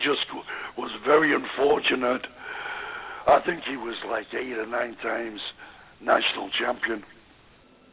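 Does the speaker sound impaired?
Yes: voice box damage after neck operation; may be hard to understand.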